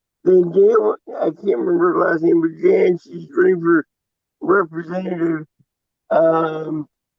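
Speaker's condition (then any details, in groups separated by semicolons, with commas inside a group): Cerebral palsy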